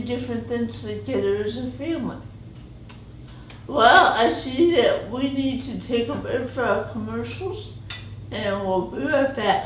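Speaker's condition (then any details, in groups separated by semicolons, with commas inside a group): Cerebral palsy; present from birth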